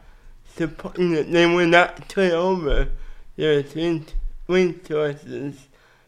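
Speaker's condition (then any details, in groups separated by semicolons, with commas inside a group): Cerebral palsy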